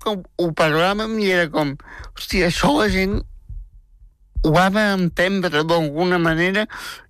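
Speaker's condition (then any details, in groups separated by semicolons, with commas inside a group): Spastic tetraplegic cerebral palsy; premature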